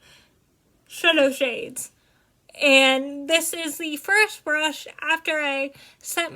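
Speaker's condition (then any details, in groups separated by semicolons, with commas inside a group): Cerebral palsy; spasticity in hands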